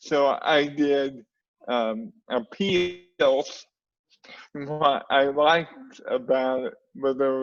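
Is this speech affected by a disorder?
Yes: cerebral palsy.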